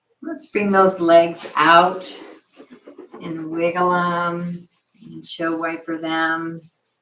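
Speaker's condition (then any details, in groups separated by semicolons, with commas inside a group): No condition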